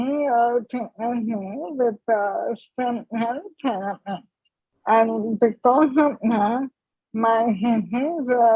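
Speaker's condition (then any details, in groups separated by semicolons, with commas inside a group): ALS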